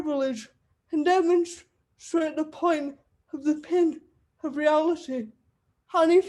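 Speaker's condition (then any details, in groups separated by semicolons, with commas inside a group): Cerebral palsy; wheelchair user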